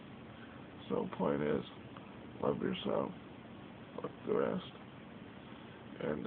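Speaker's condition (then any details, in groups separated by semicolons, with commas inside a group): Cerebral palsy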